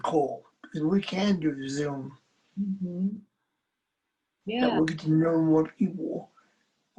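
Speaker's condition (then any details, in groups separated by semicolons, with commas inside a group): Cerebral palsy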